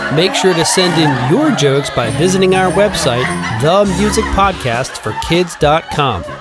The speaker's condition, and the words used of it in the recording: No condition.